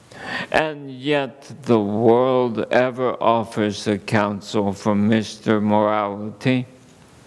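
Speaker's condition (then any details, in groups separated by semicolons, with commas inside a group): ALS; under neurologist care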